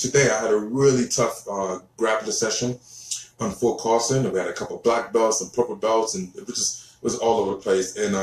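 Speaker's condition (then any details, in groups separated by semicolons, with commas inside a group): No condition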